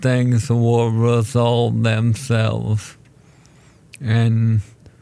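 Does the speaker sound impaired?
Yes: ALS; diagnosed almost 4 years ago, told condition is terminal.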